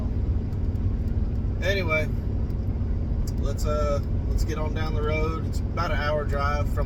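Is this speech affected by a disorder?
No.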